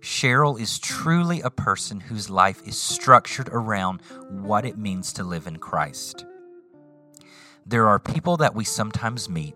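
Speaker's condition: No condition

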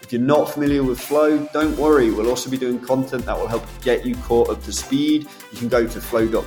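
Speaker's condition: No condition

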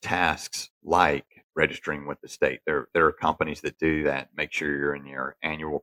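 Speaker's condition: No condition

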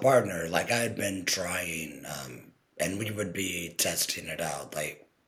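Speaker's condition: Total laryngectomy; stage 4 cancer, partial thyroidectomy, primary TEP placement, chemo and radiation afterward; TEP voice, earlier monotone from left vocal cord paralysis, no speech first 6 months, electrolarynx failed, swelling

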